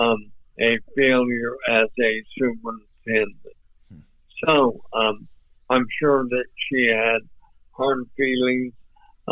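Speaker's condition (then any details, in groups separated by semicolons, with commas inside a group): ALS; voice off but clear and understandable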